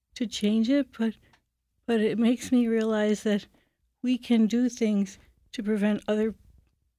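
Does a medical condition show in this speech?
Yes: Parkinson's disease; living with it for a long time.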